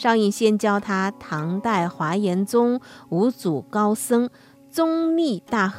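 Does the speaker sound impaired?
No.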